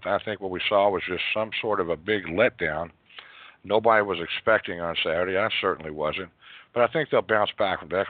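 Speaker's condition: No condition

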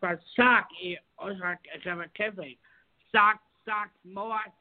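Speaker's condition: Down syndrome; short simple answers, father often prompts and rephrases

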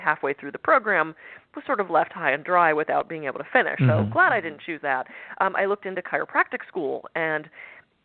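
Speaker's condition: No condition

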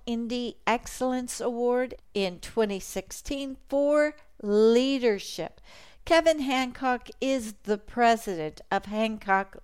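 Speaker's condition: No condition

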